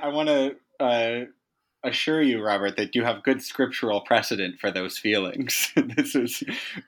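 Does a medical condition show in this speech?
No.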